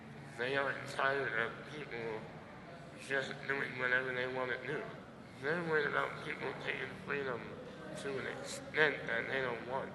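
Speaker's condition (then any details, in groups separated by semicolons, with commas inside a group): Muscular dystrophy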